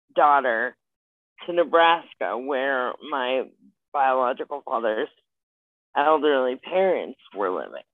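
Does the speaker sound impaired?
Yes: spastic quadriplegic cerebral palsy; brain-body communication misfire, uses wheelchair, not paralysis, full body sensation; age 27.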